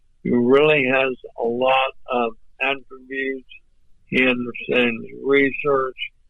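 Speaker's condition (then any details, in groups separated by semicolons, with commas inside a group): ALS; voice off but clear and understandable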